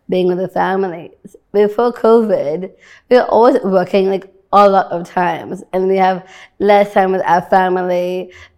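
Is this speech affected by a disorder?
Yes: Down syndrome; told of it by mother at about age twenty-one.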